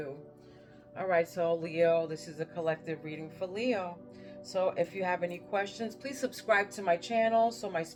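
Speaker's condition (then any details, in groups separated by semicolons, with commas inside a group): No condition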